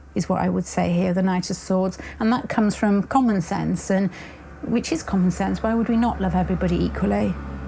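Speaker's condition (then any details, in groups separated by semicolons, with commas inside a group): No condition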